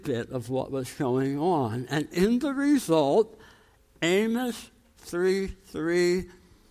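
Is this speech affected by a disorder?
Yes: tongue cancer, jaw reconstruction, osteonecrosis of jaw after radiation; about 13 years since tongue cancer, healing after implant surgery, permanent teeth not yet affixed.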